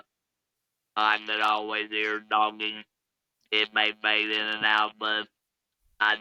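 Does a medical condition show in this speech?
Yes: laryngectomy; electrolarynx speech.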